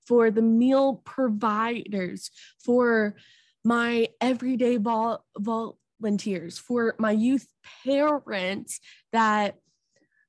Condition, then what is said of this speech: Stuttering. And it's just been such joy that I order food in the drive through and I stutter and I'm not crying <laughs> afterwards.